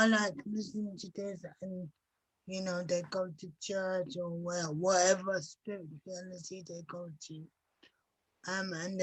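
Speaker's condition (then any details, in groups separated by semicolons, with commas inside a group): Cerebral palsy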